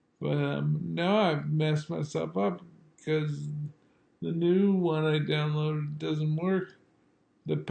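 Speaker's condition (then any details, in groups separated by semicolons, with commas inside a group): Multiple sclerosis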